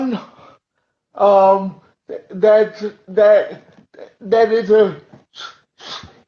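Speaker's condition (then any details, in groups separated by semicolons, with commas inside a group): Cerebral palsy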